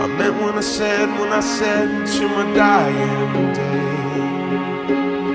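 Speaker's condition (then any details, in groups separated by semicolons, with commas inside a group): No condition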